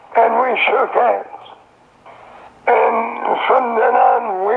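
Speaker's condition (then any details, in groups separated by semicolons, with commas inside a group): Throat cancer; voice described as practically gone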